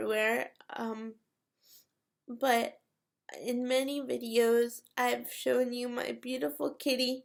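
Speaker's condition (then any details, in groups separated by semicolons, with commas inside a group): Cerebral palsy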